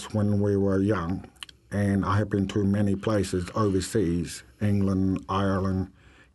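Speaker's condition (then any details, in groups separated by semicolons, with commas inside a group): Deafness; diagnosed at 8 years old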